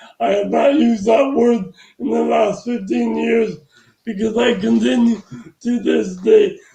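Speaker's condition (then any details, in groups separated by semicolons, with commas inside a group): Traumatic brain injury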